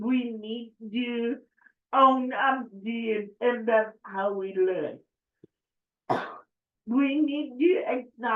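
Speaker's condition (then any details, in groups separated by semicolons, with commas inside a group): Cerebral palsy; affects speech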